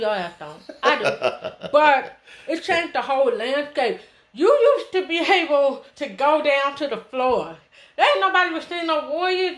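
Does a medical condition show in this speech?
Yes: hearing loss; hears and speaks well, understands sign language, signs less fluently.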